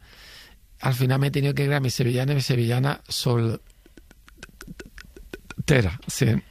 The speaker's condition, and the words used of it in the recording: Stuttering. Tartamuda, que a lo mejor me ven como hoy, ¿no?